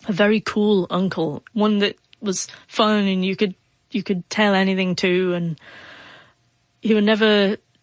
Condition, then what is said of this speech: Stuttering. We just take a little bit more time.